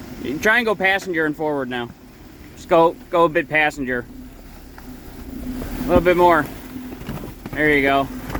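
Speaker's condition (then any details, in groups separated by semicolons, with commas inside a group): No condition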